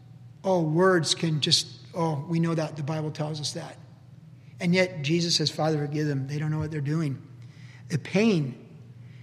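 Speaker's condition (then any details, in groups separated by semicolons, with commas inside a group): No condition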